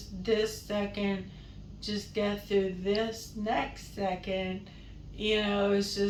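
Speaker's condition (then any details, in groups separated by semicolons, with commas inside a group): ALS; diagnosed 6-7 months ago, on medication; was breathless and quiet when talking, now louder, breathing easier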